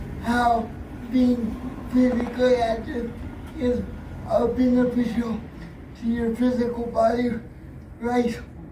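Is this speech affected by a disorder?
Yes: cerebral palsy.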